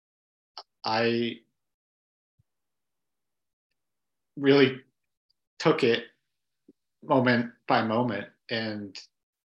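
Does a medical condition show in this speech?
Yes: stuttering; stuttering since childhood, fear, shame and avoidance for over 20 years; avoidance reduction therapy, eye contact work first, then open stuttering; shows all stuttering openly, keeps eye contact, formerly exhausted after each stuttering moment; here prolonged sounds, blocks.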